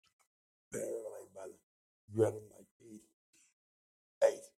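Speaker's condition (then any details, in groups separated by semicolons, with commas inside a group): Speech impediment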